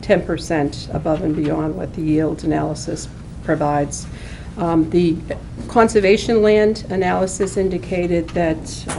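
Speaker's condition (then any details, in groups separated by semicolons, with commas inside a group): No condition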